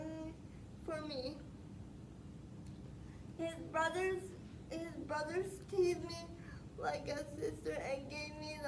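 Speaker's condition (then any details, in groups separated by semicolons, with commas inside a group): Spastic quadriplegic cerebral palsy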